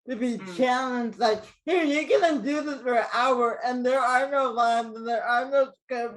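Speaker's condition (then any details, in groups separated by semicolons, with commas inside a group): Cerebral palsy, mild; mildly affected speech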